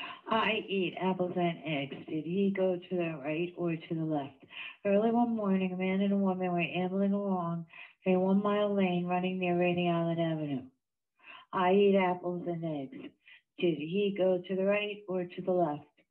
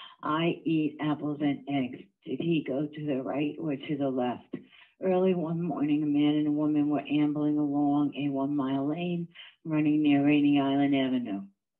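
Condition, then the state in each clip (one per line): Laryngeal dystonia
After electrical stimulation
Before electrical stimulation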